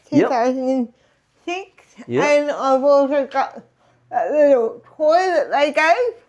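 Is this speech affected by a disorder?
Yes: disability affecting speech.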